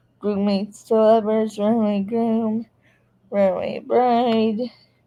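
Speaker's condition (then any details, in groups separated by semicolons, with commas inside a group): Cerebral palsy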